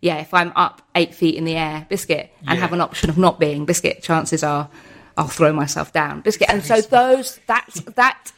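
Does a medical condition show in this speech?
Yes: Tourette's syndrome; noticeable multiple motor and vocal tics, intensified early 20s, wheelchair user, strapped in during stage performances; tics ongoing throughout conversation, unchanged since using wheelchair, continue when alone; hedgehog, sausage, cats interrupting speech, worse with heightened emotion, fluctuates unpredictably.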